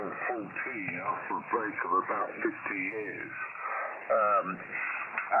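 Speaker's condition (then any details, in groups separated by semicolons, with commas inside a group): Mouth surgeries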